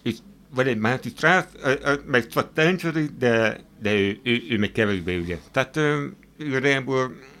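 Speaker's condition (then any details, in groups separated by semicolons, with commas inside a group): Hearing impairment; hard of hearing, wears hearing aids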